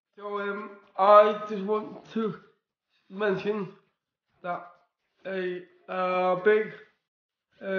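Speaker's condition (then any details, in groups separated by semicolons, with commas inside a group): Cerebral palsy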